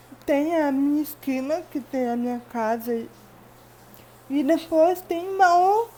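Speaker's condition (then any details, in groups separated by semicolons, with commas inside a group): Cerebral palsy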